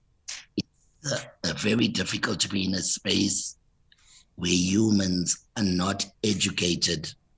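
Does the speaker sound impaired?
Yes: total laryngectomy; total laryngectomy for rare laryngeal cancer, suspected chondrosarcoma, surgeon Dr. Ismail, five operations, 24 days ICU; 25 months since laryngectomy, speaking with voice prosthesis since fifth operation; no natural voice, earlier Stephen Hawking-like voice, prior huskier voice, spasmodic dysphonia diagnosed.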